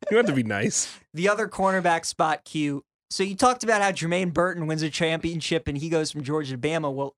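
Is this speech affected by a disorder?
No.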